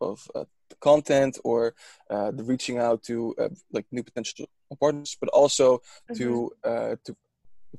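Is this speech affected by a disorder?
Yes: stuttering; stuttering during recording; own stuttering noted by speaker during conversation; here repeated sounds, prolonged sounds.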